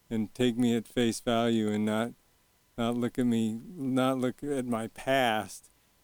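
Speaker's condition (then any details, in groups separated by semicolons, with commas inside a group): Young onset Parkinson's disease; Medtronic deep brain stimulation device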